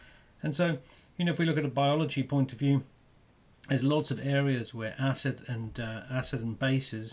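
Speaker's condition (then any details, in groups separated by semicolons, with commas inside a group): No condition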